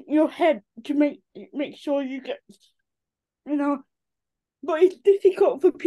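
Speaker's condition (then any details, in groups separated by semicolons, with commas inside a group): Cerebral palsy; from birth, affects limbs and neck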